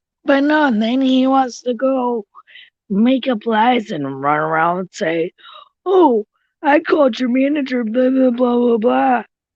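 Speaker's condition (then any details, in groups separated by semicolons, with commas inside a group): Cerebral palsy; tracheotomy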